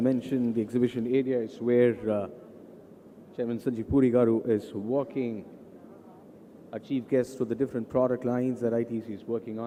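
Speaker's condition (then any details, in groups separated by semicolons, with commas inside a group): No condition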